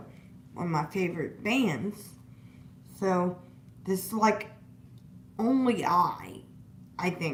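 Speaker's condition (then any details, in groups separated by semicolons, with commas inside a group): Disability causing slurred speech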